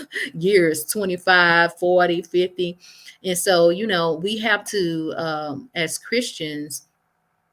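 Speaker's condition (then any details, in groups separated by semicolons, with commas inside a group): No condition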